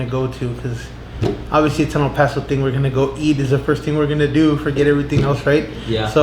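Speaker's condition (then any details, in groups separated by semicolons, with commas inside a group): No condition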